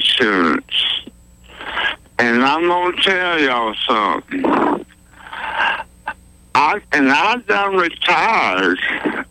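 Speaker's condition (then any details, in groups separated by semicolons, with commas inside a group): Mouth cancer surgery, tongue replaced, tongue reconstruction; surgery at UAB hospital with tongue replaced, 31-day hospital stay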